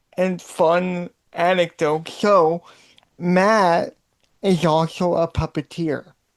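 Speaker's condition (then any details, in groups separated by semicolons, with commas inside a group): Cerebral palsy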